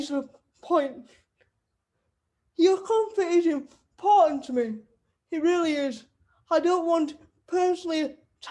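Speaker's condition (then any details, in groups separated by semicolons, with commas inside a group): Cerebral palsy; wheelchair user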